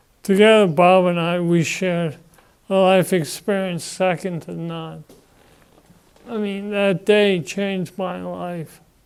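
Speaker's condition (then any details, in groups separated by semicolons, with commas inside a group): Parkinson's disease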